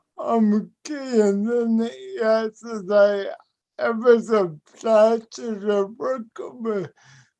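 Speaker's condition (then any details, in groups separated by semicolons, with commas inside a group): Cerebral palsy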